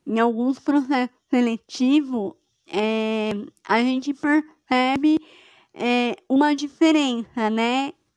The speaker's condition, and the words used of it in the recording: Cleft palate. E eu sei que isso, bem ou mal, prejudica a minha voz, porque chega no final do dia, eu tô rouca, chega no final do dia, eu estou sem voz